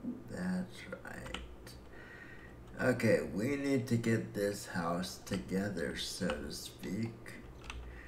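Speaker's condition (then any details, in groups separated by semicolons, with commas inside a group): Cerebral palsy; breathing fine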